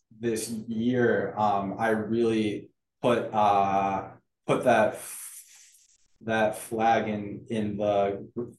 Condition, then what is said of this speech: Stuttering. It can be more difficult to stutter in certain situations than others.